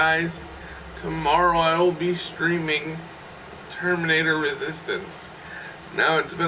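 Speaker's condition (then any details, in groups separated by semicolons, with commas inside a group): Cerebral palsy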